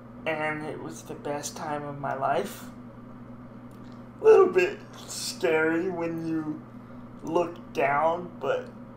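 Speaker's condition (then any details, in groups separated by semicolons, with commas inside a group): Cerebral palsy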